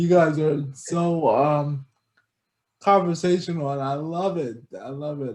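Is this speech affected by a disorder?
Yes: cerebral palsy.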